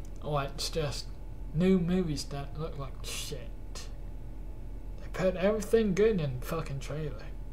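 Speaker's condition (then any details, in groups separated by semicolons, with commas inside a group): Cerebral palsy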